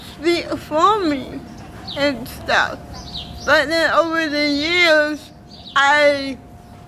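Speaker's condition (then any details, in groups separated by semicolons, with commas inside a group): Cerebral palsy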